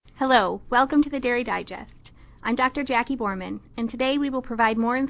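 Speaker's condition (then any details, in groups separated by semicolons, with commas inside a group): No condition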